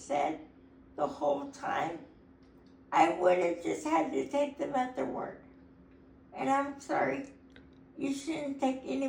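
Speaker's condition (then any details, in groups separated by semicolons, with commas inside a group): Cerebral palsy; able to talk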